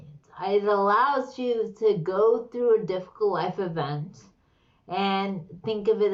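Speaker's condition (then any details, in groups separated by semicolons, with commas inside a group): Slurred speech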